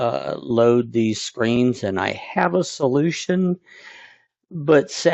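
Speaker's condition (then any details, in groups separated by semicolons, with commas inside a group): No condition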